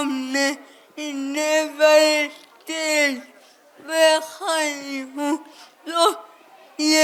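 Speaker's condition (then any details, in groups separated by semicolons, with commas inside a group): Cerebral palsy; speech not clear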